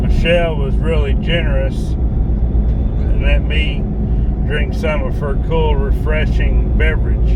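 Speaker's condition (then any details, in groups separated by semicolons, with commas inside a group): No condition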